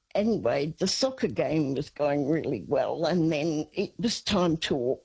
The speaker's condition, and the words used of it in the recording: Parkinson's disease. And I said to her, the worst thing is that my brain sometimes steals my words.